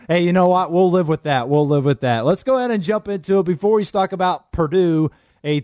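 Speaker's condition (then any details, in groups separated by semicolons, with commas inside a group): No condition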